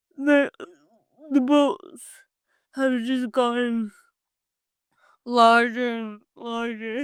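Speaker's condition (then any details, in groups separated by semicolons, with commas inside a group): Cerebral palsy; from birth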